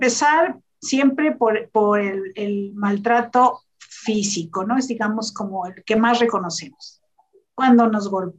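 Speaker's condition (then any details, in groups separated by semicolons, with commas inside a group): No condition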